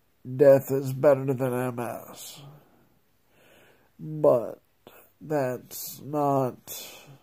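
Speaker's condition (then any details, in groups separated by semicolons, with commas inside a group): Multiple sclerosis; likely primary progressive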